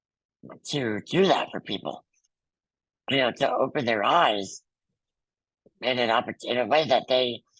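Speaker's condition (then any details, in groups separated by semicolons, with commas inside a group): Muscular dystrophy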